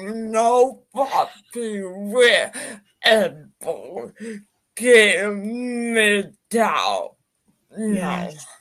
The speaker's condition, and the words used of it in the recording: Cerebral palsy. And then when you told me you had this speaking issue with speaking, I didn't know.